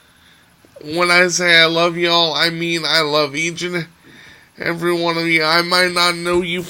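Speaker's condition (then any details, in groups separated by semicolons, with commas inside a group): Cerebral palsy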